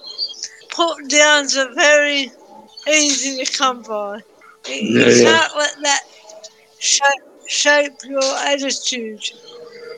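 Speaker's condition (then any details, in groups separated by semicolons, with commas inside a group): Cerebral palsy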